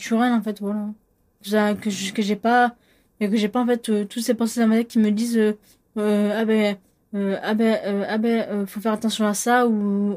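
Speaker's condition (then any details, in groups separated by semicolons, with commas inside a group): Cluttering and stuttering; stuttering since about age 12-13, cluttering identified later during therapy; in speech therapy, cluttering more bothersome than stuttering; rapid cluttered speech, extra, cut or forgotten words, often asked to repeat, hard to understand; repeated sounds, repeated words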